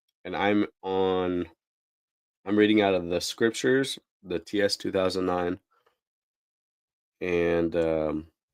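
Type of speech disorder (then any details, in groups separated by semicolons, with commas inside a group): None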